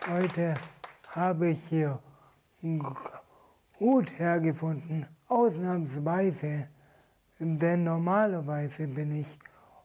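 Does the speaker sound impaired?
Yes: stuttering; stuttering symptoms, also present during stage performances; here blocks.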